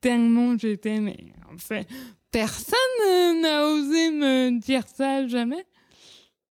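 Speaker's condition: Cerebral palsy; childhood speech

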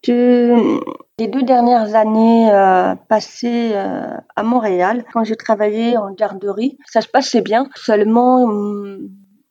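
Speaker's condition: Deafness, severe; oralist, uses some sign language

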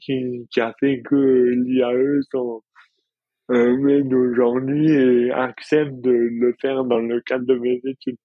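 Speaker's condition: Dystonia; heavier for past 5 years

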